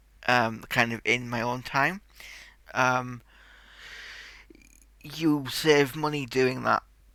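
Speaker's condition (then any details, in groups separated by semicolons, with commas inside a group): Cerebral palsy; tight muscles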